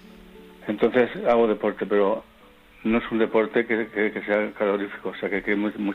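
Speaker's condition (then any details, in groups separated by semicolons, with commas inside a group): Parkinson's; taking Parkinson's medication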